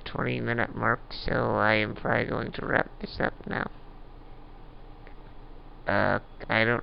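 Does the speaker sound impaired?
Yes: Duchenne muscular dystrophy; progressive muscle wasting, diminished lung function, sleep apnea, emergency tracheotomy after mucus plug, little arm use; voice audibly worsening late in recording, uses Dragon naturally speaking voice recognition.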